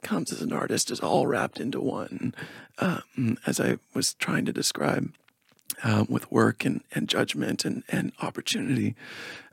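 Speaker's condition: Spasmodic dysphonia; lower voice inconsistent

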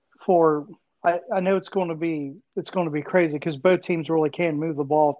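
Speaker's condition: No condition

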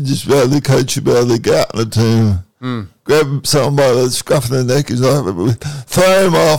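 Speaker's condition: Cerebral palsy

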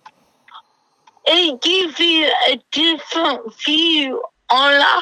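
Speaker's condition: Cerebral palsy; doctor told mother of diagnosis

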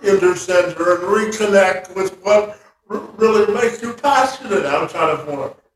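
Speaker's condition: Cerebral palsy; present from birth

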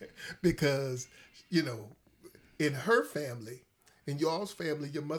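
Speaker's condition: No condition

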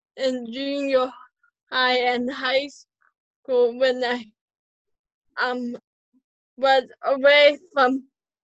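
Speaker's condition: Cerebral palsy; mild spastic quadriplegic

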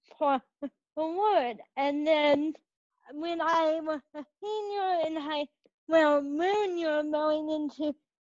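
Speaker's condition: Cerebral palsy; present from birth; age 21

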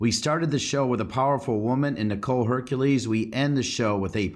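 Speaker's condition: No condition

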